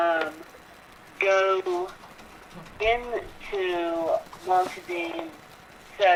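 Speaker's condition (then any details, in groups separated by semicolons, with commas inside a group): Cerebral palsy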